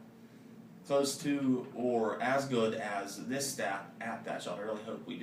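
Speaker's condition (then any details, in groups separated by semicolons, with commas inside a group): No condition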